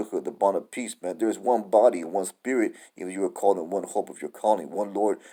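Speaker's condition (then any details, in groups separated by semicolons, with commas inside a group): No condition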